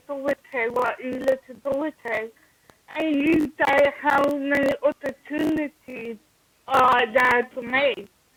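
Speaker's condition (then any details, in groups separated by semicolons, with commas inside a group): Cerebral palsy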